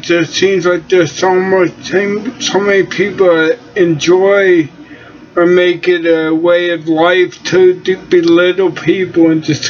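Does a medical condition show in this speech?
Yes: cerebellar ataxia.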